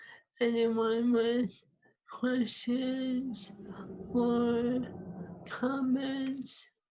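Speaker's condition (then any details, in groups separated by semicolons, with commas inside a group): ALS; swallowing lost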